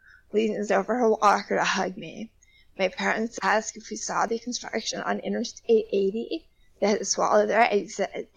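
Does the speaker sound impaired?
Yes: spasmodic dysphonia; part of dystonia throughout body, onset as teenager in drama club, diagnosed in college, past Botox injections into vocal cords; vocal disorder audible in recording; voice cracking, may sound nervous, injections caused muteness for a month then very soft voice.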